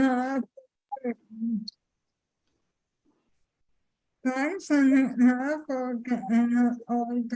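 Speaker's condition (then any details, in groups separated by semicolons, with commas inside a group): ALS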